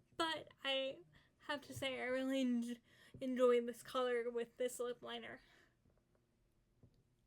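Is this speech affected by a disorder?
Yes: cerebral palsy, spastic.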